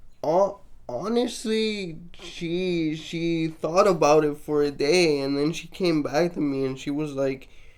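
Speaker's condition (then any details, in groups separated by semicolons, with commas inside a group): Cerebral palsy, mixed, mild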